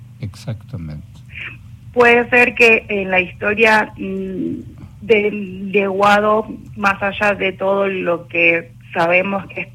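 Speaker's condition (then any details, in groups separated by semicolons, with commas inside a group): Stuttering; fluency disorder; visible blocks and facial gestures while speaking; repeated sounds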